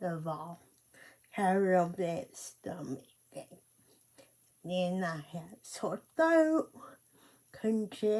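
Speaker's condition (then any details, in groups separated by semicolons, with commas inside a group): Cerebral palsy; speech affected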